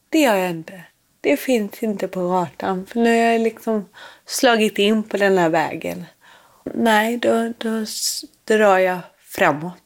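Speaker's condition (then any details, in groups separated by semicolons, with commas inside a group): Cerebral palsy; born without heartbeat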